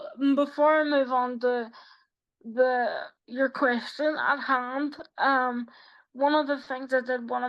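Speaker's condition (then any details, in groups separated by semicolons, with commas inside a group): Quadriplegic cerebral palsy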